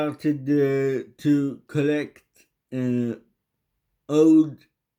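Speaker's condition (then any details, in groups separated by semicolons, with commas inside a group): Cerebral palsy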